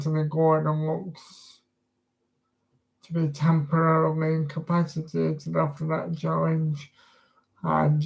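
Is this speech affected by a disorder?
Yes: cerebral palsy.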